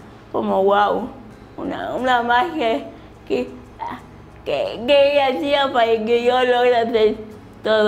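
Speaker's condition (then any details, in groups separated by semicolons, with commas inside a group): Cerebral palsy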